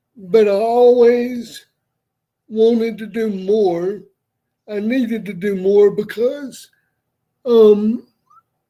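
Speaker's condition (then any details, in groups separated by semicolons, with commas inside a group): Cerebral palsy; uses wheelchair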